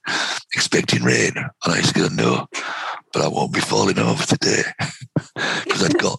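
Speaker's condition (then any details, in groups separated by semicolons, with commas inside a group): Vocal cord cancer, head and neck cancer, right vocal cord; difficult intubation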